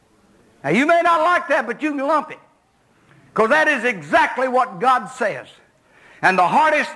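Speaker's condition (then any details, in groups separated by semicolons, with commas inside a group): No condition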